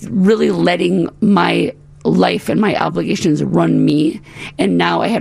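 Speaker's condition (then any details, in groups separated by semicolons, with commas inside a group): Paralyzed vocal cord; paralyzed vocal cord after life-threatening medical crisis and recovery; residual issues, otherwise doing well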